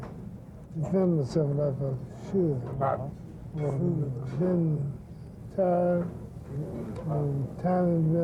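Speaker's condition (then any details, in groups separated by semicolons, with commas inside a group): Parkinson's syndrome; sometimes slurred speech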